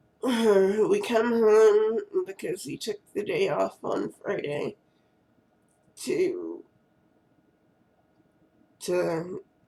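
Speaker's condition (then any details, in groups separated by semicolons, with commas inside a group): Cerebral palsy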